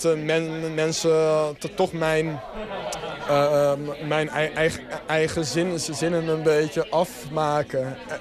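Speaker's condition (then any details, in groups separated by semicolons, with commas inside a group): Stuttering; people often finish own sentences, sometimes ashamed of stuttering; stutters during interview, word repetition, pauses mid-sentence; repeated sounds, prolonged sounds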